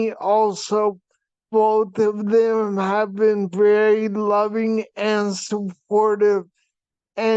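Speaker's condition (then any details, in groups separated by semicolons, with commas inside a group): Brain shunt failure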